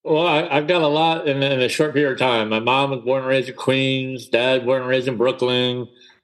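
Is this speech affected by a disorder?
Yes: cleft palate; congenital cleft palate.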